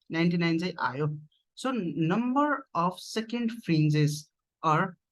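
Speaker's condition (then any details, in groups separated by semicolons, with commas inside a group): No condition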